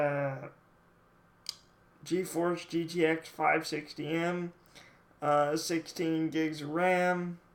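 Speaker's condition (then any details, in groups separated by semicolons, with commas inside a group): Cerebral palsy, mild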